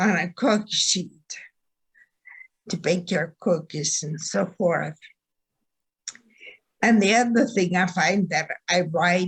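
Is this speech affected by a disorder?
Yes: ataxia.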